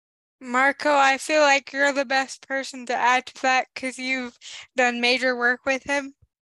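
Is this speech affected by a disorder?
Yes: cerebral palsy; recent vision impairment, cerebral palsy impacts more physically, mentally, emotionally.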